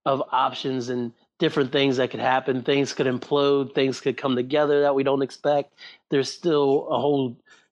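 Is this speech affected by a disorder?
No.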